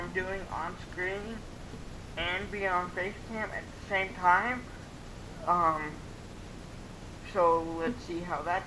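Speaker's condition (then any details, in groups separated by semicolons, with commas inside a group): Cerebral palsy, mild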